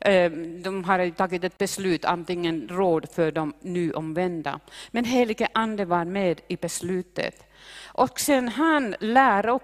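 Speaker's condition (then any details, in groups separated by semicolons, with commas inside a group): No condition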